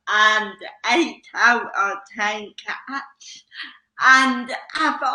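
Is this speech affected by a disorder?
Yes: cerebral palsy; slow speech.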